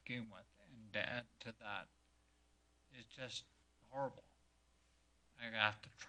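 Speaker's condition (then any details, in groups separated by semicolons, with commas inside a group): Multiple sclerosis; affecting speech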